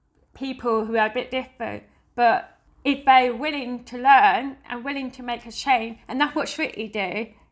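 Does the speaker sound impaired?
Yes: deafness; finds it tiring.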